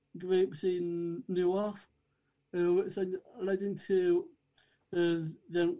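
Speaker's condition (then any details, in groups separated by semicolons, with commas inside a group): Down syndrome; from birth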